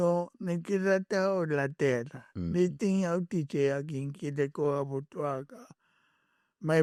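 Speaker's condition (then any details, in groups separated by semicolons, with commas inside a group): Cerebral palsy; speech and walking affected after car accident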